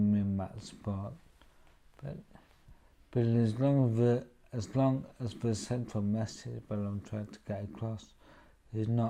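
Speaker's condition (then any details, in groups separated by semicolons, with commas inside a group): Cerebral ataxia; degenerative; about 22 years since diagnosis; increasingly slurred speech, will lose speech and swallowing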